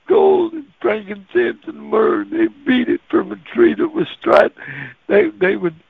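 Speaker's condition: Cerebral palsy; walks really funny

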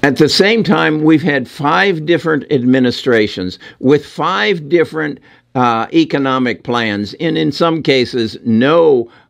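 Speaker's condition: No condition

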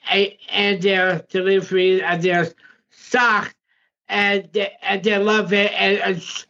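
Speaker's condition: Down syndrome; incomplete intestine

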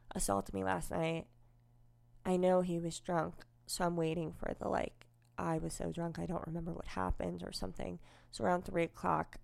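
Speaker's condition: Cleft lip and palate, unilateral; nasal passage through lip and palate

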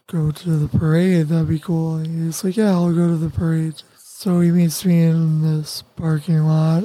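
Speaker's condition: Tracheostomy; tracheostomy connected to ventilator

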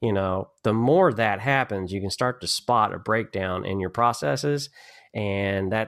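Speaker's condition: No condition

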